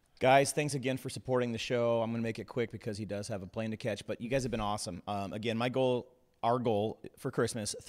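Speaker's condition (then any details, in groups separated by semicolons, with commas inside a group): No condition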